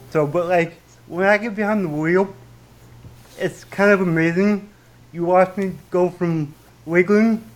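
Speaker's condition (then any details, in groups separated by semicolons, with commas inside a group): Cerebral palsy with stutter; from birth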